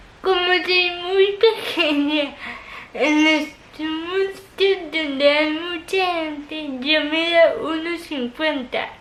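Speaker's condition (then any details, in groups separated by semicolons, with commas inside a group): Cerebral palsy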